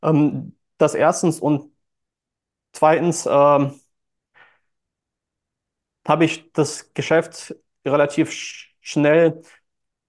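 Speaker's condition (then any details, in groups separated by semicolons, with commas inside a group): Stuttering; since childhood, hard in childhood, youth, school and nearly all speaking situations; compensates by outsourcing phone calls, social media and texting, speaks on stage; speech hangs at times, part-word repetitions; repeated sounds, blocks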